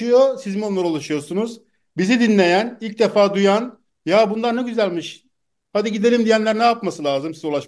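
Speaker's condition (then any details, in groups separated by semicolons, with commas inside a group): No condition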